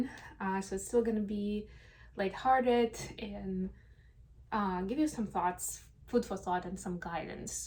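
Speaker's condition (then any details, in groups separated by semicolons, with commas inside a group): No condition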